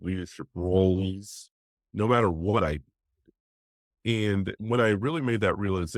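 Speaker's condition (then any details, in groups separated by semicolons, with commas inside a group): No condition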